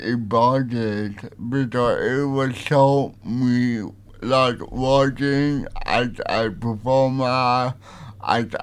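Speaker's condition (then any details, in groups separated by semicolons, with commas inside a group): Cerebral palsy; uses light writer communication device; interview partly own voice, partly typed audio on light writer device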